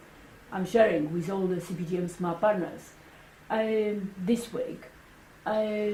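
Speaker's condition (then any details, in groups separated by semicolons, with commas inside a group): No condition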